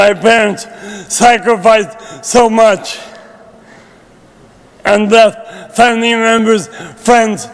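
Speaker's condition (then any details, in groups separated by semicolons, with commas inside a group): Traumatic brain injury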